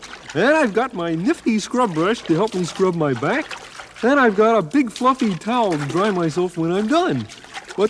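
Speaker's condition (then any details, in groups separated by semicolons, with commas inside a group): No condition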